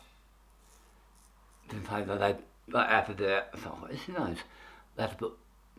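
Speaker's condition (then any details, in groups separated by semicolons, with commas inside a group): Tongue cancer; half tongue removed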